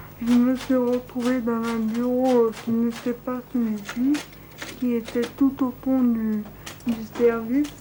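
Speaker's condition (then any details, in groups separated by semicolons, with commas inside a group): Cerebral palsy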